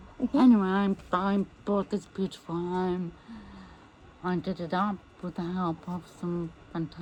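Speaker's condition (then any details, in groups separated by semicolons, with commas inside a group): MND; voice may be difficult to understand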